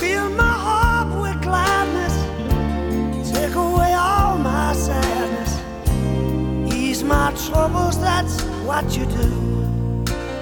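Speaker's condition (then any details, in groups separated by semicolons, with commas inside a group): No condition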